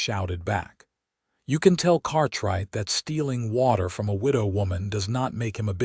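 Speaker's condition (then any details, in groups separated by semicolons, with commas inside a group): No condition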